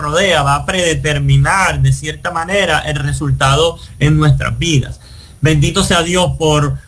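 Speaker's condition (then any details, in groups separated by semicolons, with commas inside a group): Cleft lip and palate; born with no chance of speaking, now speaks, speaks a lot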